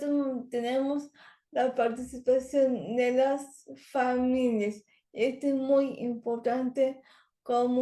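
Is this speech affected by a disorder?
Yes: cerebral palsy.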